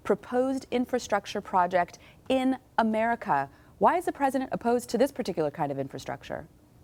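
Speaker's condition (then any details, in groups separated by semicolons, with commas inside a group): No condition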